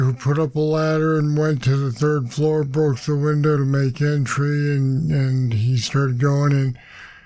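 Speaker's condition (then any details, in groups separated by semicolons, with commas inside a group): Parkinson's disease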